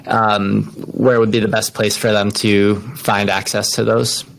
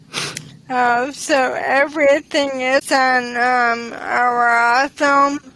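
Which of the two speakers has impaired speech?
The second: ALS; about ten years since diagnosis, slow progression, rides recumbent trike; speech-to-text fails to understand, types very slowly.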